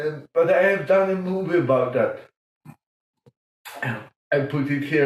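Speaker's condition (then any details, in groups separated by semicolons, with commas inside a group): Cerebral palsy; present from birth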